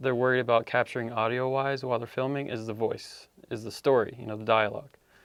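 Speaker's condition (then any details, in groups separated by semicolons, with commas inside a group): No condition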